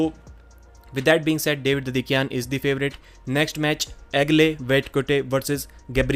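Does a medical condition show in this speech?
No.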